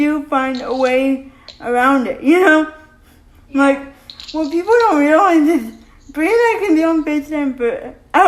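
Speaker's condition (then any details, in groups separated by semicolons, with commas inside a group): Cerebral palsy; can speak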